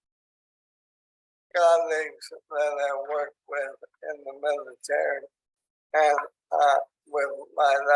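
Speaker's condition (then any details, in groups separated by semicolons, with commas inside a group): ALS; onset in hands and arms, tracheostomy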